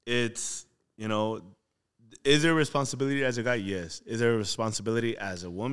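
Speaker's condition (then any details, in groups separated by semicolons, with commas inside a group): No condition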